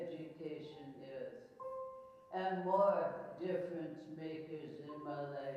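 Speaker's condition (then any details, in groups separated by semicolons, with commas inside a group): ALS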